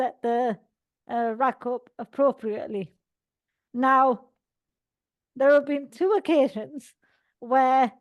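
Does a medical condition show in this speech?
Yes: cerebral palsy; all four limbs.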